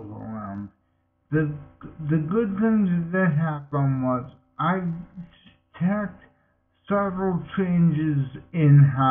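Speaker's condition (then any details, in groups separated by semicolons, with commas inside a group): Multiple sclerosis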